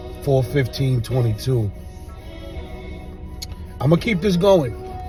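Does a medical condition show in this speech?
No.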